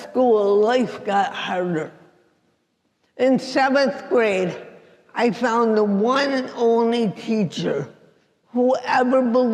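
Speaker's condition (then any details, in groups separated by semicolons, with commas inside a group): Cerebral palsy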